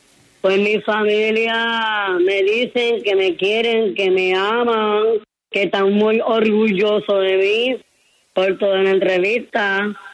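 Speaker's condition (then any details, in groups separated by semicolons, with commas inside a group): Down syndrome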